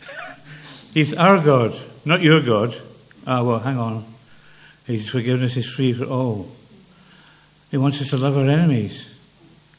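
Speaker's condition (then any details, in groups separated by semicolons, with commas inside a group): Parkinson's; less clear than before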